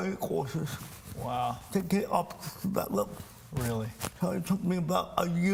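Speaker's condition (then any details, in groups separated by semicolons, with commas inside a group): Cerebral palsy; from birth; speech impairment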